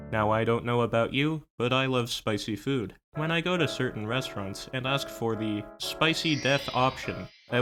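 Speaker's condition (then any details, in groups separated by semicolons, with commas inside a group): No condition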